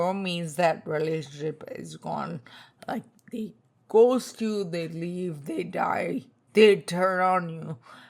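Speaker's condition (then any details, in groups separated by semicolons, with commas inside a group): Spinocerebellar ataxia type 2, SCA2; tongue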